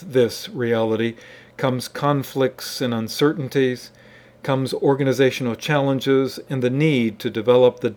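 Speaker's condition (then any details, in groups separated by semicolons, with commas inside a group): No condition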